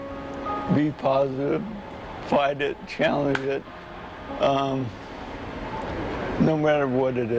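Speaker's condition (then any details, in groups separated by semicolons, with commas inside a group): ALS; body weakening since diagnosis; voice weakening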